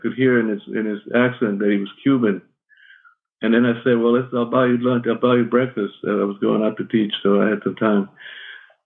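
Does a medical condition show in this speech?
Yes: Parkinson's; sometimes shaking, voice shakier than usual at recording.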